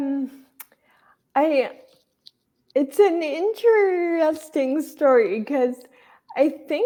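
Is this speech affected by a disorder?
Yes: traumatic brain injury; still slows things.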